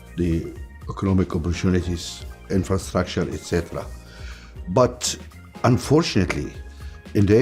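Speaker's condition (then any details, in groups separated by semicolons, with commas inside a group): No condition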